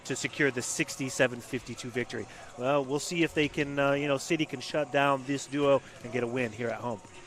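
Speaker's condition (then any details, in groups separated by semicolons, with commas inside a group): No condition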